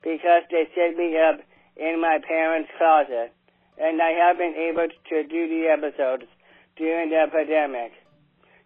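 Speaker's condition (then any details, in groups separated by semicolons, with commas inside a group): Down syndrome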